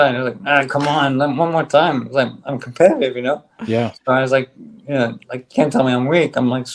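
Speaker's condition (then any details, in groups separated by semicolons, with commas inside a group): ALS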